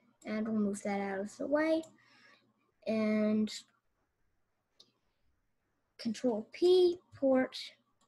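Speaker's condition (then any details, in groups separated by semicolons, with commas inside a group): No condition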